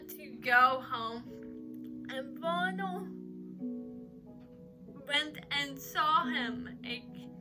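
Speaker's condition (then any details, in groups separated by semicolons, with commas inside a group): Cerebral palsy; uses crutches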